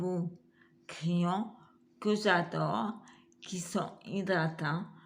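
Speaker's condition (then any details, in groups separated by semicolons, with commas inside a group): Multiple sclerosis; wheelchair, hand difficulties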